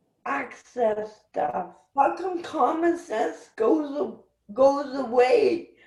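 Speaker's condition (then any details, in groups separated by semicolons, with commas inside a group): Cerebral palsy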